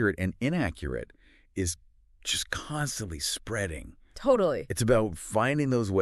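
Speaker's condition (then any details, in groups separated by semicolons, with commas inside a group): No condition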